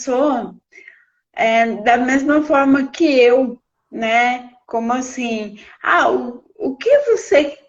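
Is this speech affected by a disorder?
Yes: cerebral palsy.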